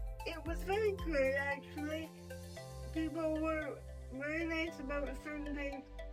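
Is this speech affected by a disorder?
Yes: spastic quadriplegic cerebral palsy; spastic quadriplegic form, scoliosis; diagnosed before age one.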